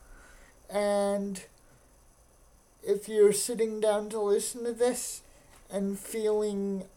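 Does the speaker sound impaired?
Yes: cerebral palsy; described as pediatric stroke, caused by premature birth at 27 weeks, unable to walk, wheelchair user.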